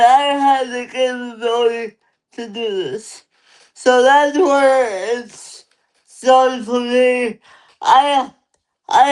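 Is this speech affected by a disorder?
Yes: cerebral palsy; lifelong; limited energy.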